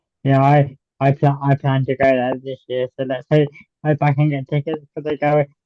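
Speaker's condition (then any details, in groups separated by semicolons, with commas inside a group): Cerebral palsy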